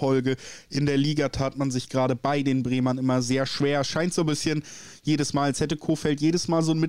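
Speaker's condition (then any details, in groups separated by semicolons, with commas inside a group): No condition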